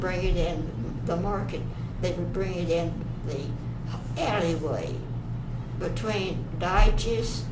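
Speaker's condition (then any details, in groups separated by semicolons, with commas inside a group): Parkinson's; swallowing affected, low volume, mumbling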